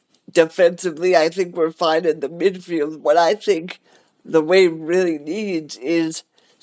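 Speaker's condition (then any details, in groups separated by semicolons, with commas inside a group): Cerebral palsy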